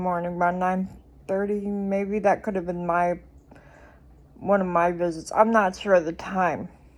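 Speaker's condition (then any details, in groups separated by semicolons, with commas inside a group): Cerebral palsy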